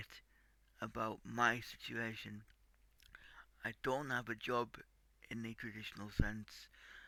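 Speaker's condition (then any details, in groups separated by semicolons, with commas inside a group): Cerebral palsy; tight muscles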